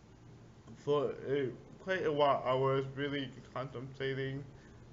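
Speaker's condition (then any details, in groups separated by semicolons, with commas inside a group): Cerebral palsy; speech may be hard to understand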